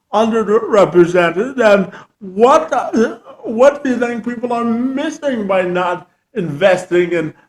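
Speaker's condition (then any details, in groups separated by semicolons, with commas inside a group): Spastic quadriplegia cerebral palsy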